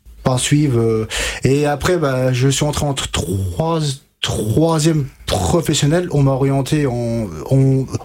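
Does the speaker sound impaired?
Yes: stuttering; onset age 5 to 6, severe from age 5 to 20, untreated in childhood; age 33, therapy from age 20 with stuttering specialist Catherine Daubier, Nancy, fluency techniques; blocks and repetitions, formerly could not finish a sentence without blocking; here repeated sounds, blocks.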